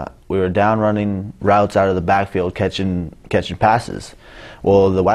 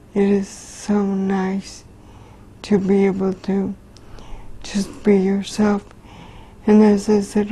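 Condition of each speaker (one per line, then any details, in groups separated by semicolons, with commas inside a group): No condition
Traumatic brain injury; once expected to only learn minimal muttering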